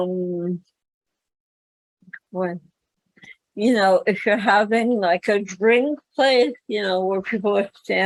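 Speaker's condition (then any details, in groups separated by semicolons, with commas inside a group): Cerebral palsy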